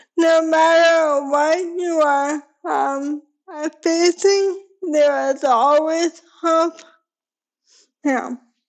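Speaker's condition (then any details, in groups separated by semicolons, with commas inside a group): ALS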